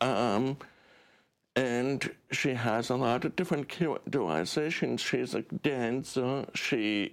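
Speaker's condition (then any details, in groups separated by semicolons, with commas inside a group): Deaf; cochlear implant on side of head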